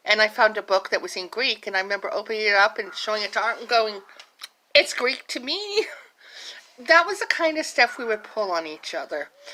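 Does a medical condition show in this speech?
No.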